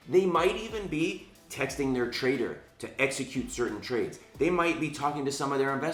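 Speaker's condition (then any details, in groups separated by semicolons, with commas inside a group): No condition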